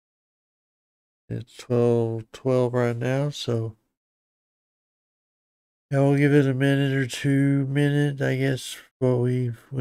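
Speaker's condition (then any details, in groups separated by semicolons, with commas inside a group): Parkinson's disease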